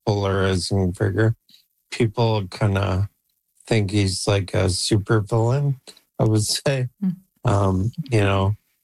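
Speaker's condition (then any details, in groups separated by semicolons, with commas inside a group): ALS; age 48, worsening condition, Neuralink brain implant surgery for communication; chip currently used for communicating by computer; voice data entered for AI-generated voice, computer to speak via Neuralink input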